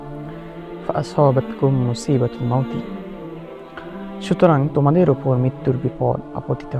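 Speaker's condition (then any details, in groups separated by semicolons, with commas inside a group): No condition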